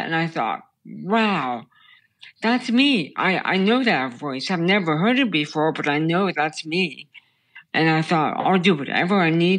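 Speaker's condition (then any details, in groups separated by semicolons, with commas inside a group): Brain stem tumor; inoperable brain stem tumor, childhood onset, radiation at 14, throat surgery; about 30 years since diagnosis, speech, balance, swallowing problems; unclear speech since childhood, hypernasal before surgery, swallowing difficulty, voice therapy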